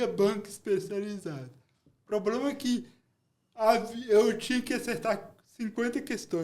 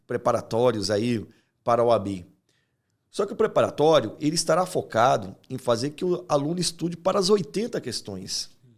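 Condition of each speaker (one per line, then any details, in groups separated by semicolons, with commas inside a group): Cerebral palsy; low brain oxygen at birth, delayed delivery; over 40 years since onset
No condition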